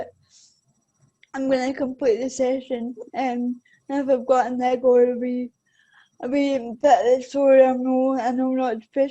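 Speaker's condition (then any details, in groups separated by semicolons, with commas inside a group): Cerebral palsy; affects balance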